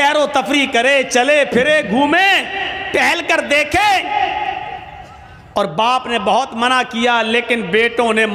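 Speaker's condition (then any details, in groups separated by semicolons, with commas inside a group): No condition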